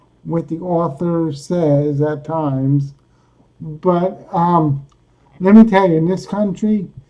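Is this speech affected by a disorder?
Yes: cerebral palsy; speaks coherently.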